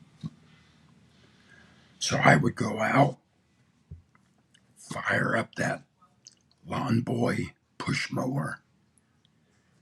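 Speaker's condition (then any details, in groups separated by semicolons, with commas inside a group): Throat cancer; tracheostomy tube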